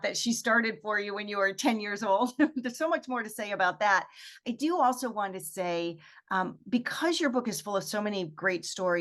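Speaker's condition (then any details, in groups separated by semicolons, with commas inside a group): No condition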